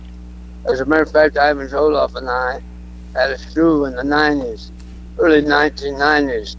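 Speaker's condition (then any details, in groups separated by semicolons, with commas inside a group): Throat cancer; cancer survivor, alive and well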